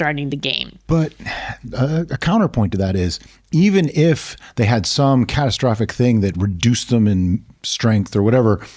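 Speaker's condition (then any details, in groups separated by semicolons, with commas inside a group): No condition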